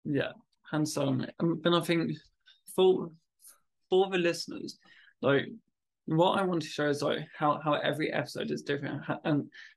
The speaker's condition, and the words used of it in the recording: Stuttering. I I've been pre-thinking these sentences throughout this whole podcast recording.